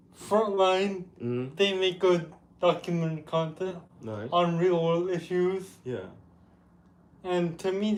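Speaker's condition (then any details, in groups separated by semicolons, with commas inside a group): Cerebral palsy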